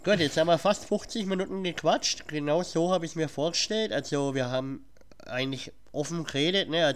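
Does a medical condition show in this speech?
Yes: cleft palate; has a cold at recording.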